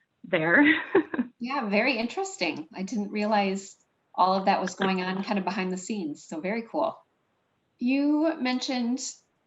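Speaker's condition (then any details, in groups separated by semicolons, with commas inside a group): No condition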